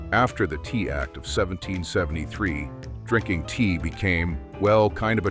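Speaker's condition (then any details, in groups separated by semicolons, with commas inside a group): No condition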